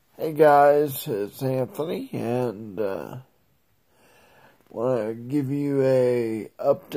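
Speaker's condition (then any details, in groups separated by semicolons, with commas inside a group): Multiple sclerosis; likely primary progressive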